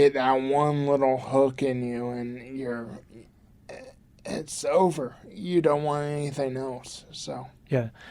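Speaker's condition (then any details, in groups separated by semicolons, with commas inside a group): Cerebral palsy; from birth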